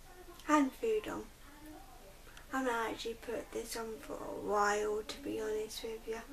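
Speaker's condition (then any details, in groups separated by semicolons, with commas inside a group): Cerebral palsy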